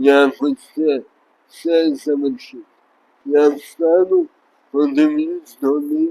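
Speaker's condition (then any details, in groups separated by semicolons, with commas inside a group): Traumatic brain injury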